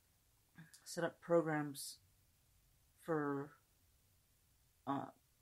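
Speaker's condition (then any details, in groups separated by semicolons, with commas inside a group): No condition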